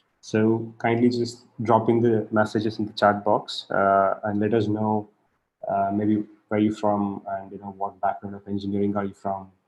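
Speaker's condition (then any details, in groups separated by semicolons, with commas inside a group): No condition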